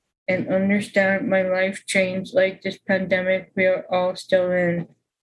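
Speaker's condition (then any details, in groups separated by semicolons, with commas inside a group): Aphasia; caused by functional neurological disorder, stroke ruled out, diagnosed first hospital day, FND intermittently affects walking; lost speech suddenly on waking for about five months, writing skills also declined, used whiteboard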